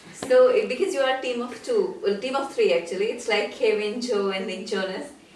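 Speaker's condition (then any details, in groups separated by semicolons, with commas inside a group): No condition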